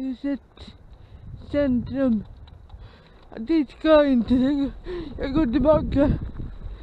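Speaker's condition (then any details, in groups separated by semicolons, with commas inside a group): Dyskinetic cerebral palsy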